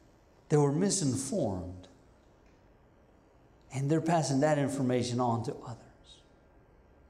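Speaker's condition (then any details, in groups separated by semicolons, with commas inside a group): No condition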